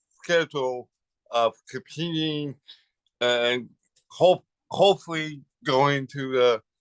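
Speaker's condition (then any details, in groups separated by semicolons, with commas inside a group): Cerebral palsy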